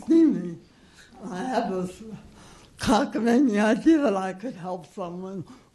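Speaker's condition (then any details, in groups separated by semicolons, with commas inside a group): Cerebral palsy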